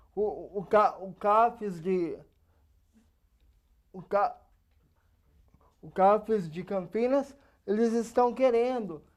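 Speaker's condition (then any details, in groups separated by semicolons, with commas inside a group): Cerebral palsy; age 27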